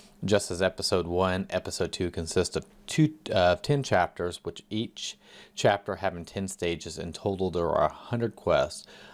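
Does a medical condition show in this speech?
No.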